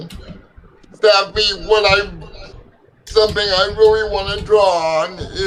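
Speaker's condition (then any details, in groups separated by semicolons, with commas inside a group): Cerebral palsy; legs affected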